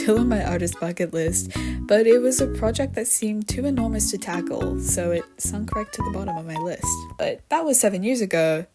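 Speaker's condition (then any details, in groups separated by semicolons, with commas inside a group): No condition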